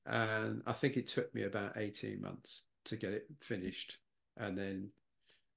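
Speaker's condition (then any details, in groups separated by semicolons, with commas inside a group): Aphasia after stroke; stroke at age 69, no mobility loss, cannot write scripts; NHS speech therapy after 6-week wait, Anne's kids flashcards, fluctuating first 9 months, gradual improvement; word-finding difficulty, words come slowly or not at all, occasional faltering, less fluent, easier one-on-one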